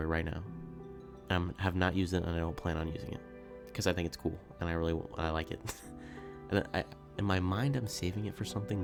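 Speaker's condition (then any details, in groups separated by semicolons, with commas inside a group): No condition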